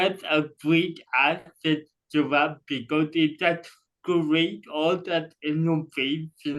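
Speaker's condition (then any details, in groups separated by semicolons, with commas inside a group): Cerebral palsy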